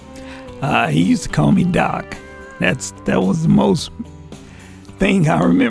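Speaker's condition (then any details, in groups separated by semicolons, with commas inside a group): Vocal dysphonia; voice lost 25 years ago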